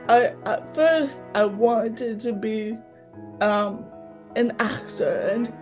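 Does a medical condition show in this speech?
Yes: cerebral palsy; lifelong very mild cerebral palsy, affects mouth and hands, slight balance problems, mild outward physical disability.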